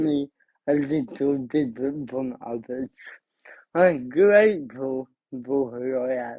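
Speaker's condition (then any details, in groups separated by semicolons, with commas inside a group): Cerebral palsy; speech impediment, mostly understood, some misunderstand on phone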